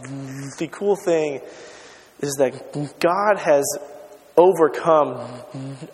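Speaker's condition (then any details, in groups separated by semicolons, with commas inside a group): Stuttering; lifelong stuttering since starting to talk, about 20 years; stutters while speaking, openly discloses stuttering to audience; fear of words and sounds, awkward when stuttering, faces stuttering daily, taught to disclose; prolonged sounds, blocks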